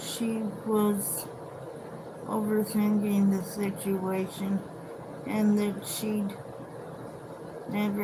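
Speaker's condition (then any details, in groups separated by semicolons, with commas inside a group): Cerebral palsy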